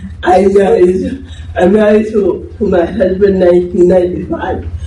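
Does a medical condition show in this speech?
Yes: cerebral palsy; voice damaged.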